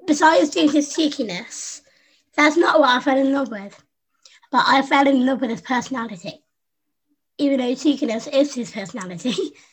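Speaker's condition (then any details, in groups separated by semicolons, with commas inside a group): Down syndrome; adult woman, 25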